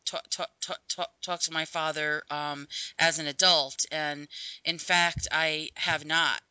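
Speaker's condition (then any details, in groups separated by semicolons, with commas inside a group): Stuttering; stuttering first remembered around age five, covert most of adult life, open about it for about 4 years; stutters openly, discloses stuttering at work and to students, lets stuttering come out; hid stuttering by avoiding talking and switching words, later slipping out more; repeated sounds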